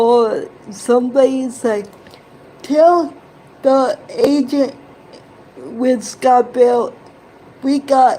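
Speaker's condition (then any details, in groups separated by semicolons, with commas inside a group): Cerebral palsy; present from birth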